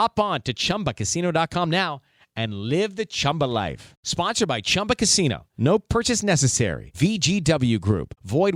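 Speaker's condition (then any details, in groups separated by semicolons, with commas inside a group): No condition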